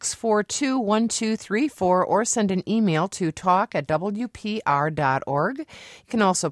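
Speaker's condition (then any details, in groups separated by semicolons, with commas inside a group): No condition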